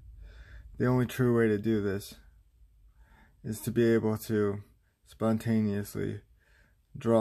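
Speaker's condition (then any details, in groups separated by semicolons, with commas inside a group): Cerebral palsy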